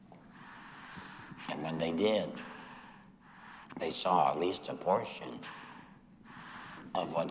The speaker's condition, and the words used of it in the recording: Laryngectomy. So I'm speaking to you with a kazoo in my throat today.